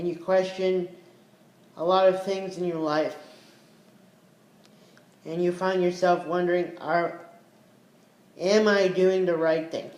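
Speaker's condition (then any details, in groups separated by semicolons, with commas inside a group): Cerebral palsy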